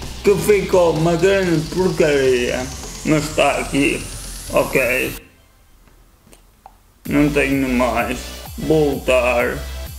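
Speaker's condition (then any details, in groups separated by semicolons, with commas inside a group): Cerebral palsy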